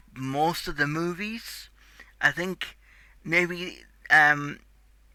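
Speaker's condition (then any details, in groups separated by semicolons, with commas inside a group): Cerebral palsy; tight muscles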